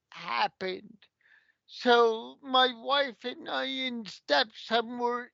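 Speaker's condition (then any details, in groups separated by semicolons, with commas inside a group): Cerebral palsy; takes a while to walk off stage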